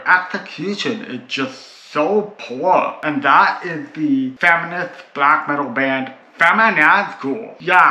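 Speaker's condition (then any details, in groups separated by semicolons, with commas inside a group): Cerebral palsy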